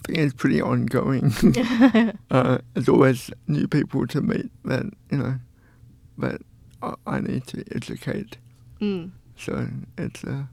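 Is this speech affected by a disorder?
Yes: cerebral palsy; cerebral palsy from birth, born two months premature, died twice at birth, lifelong wheelchair user.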